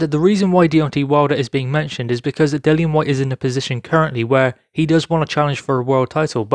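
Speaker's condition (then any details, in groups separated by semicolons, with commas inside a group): No condition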